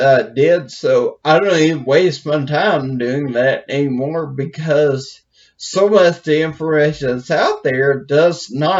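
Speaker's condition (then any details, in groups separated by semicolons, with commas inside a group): Brain injury; speech affected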